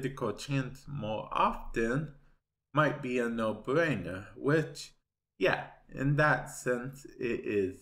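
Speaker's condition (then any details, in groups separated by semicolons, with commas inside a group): Cerebral palsy; affects speech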